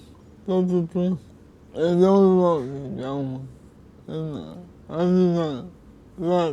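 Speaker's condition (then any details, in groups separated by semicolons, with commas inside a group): Cerebral palsy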